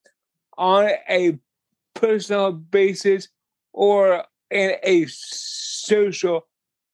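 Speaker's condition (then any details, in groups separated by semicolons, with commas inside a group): Cerebral palsy; slower movement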